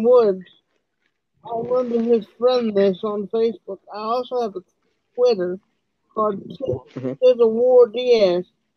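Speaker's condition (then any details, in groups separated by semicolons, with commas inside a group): Cerebral palsy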